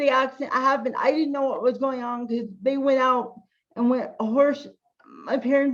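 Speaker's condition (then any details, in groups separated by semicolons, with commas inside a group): Cerebral palsy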